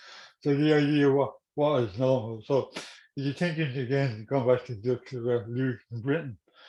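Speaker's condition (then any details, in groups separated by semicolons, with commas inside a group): Cerebral palsy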